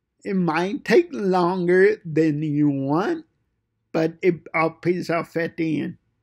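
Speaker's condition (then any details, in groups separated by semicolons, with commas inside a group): Cerebral palsy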